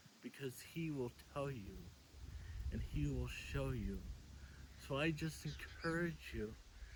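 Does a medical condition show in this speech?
Yes: cerebral palsy.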